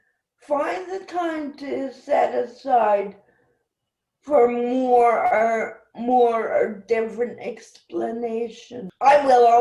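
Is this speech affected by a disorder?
Yes: cerebral palsy.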